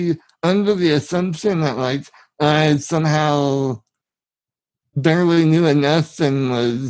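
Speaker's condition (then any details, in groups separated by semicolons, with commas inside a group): Spinal muscular atrophy; genetic, from birth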